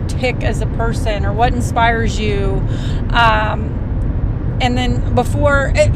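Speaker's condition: No condition

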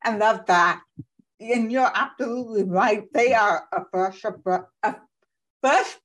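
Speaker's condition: Profoundly deaf; speaks with own voice

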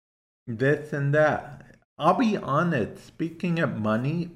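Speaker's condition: Cerebral palsy; affects hand-eye coordination and balance

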